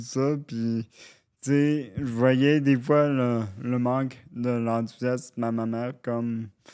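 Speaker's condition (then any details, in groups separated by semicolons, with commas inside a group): Cerebral palsy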